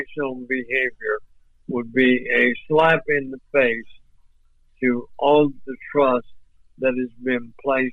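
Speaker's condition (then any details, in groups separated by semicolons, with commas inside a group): ALS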